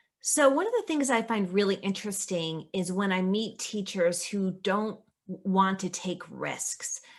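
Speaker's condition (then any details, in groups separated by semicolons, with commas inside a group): No condition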